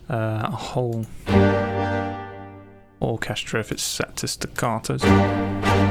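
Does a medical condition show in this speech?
No.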